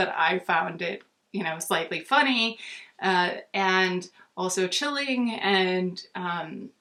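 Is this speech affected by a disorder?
No.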